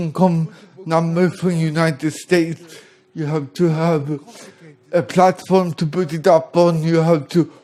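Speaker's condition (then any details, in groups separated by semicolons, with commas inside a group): Cerebral palsy, severe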